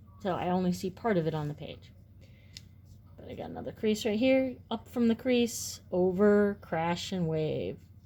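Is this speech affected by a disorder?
No.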